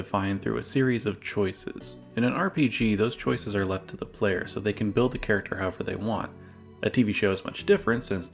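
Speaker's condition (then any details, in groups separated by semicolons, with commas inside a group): No condition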